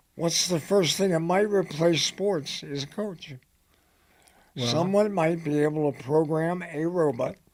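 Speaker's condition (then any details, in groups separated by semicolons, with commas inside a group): Head and neck cancer; dry throat, dry mouth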